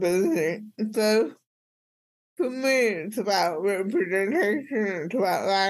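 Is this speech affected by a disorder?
Yes: cerebral palsy.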